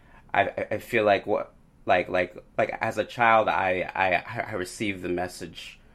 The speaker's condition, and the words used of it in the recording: Stuttering. One thing that I experience is that as do other people who stutter is that when I sing, the stutter it doesn't show up in the same way.